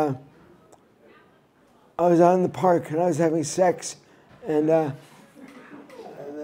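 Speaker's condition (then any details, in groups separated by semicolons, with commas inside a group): Brain injury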